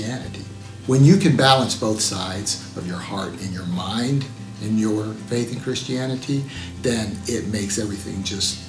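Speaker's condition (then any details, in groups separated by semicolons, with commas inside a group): No condition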